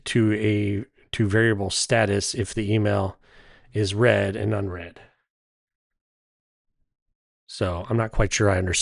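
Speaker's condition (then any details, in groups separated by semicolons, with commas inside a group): No condition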